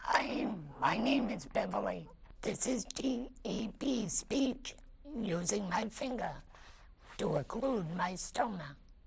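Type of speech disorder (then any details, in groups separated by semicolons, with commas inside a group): Speech with a voice prosthesis; laryngectomy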